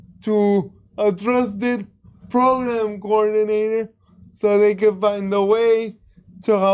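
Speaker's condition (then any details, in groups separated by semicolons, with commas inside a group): Cerebral palsy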